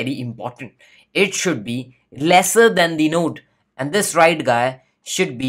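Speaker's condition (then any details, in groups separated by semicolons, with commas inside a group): No condition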